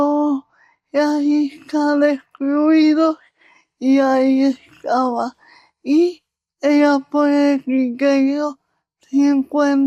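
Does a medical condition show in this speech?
Yes: cerebral palsy; unchanged since earlier assessment.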